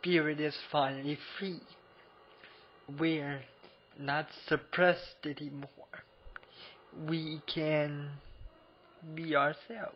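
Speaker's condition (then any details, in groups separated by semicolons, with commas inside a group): Cerebral palsy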